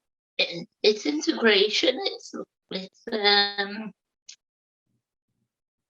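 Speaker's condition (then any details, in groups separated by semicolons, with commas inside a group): Cerebral palsy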